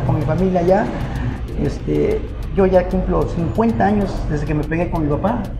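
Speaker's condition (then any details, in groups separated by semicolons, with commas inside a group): No condition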